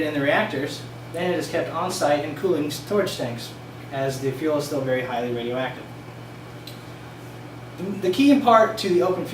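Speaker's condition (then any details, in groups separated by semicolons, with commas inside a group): No condition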